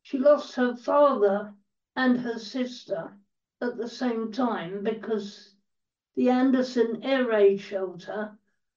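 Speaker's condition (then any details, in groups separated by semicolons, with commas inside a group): Cerebral palsy, quadriplegia; dictated book to Steve who typed, speaks fast when in full flow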